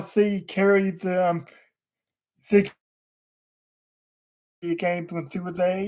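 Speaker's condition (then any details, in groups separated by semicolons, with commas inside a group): Cerebral palsy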